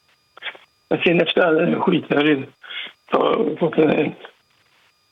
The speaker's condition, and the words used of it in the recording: Parkinson's disease. För jag har Parkinson också, så jag har svårt att prata ibland.